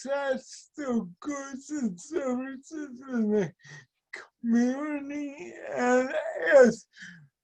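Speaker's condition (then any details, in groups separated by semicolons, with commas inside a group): Speech and mobility impairment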